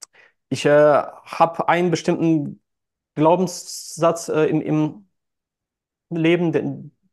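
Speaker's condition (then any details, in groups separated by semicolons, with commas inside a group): Stuttering; since childhood, hard in childhood, youth, school and nearly all speaking situations; speech hangs at times, part-word repetitions; prolonged sounds, blocks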